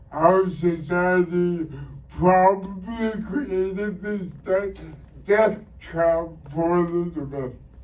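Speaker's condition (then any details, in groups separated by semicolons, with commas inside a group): Cerebral palsy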